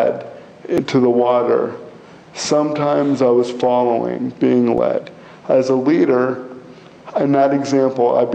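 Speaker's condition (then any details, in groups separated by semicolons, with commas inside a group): Cerebral palsy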